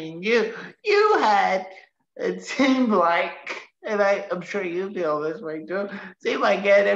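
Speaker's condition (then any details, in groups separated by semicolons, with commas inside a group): Cerebral palsy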